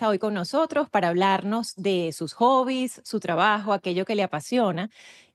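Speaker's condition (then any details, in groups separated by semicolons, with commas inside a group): No condition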